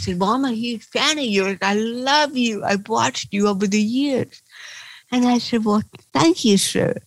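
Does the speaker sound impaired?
Yes: cerebral palsy; involuntary movements.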